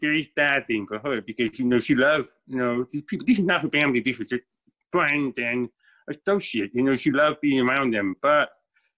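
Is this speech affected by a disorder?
Yes: deafness, born deaf.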